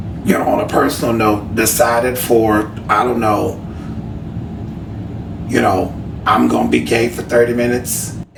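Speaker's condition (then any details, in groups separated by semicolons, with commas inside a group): No condition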